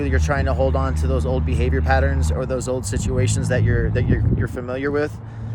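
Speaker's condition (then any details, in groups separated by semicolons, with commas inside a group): No condition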